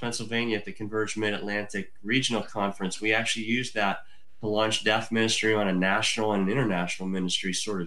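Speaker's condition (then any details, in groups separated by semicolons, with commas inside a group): Cleft lip and palate; congenital cleft lip and palate, from birth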